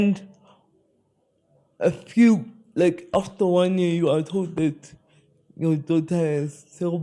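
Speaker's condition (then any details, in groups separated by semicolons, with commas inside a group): Spastic cerebral palsy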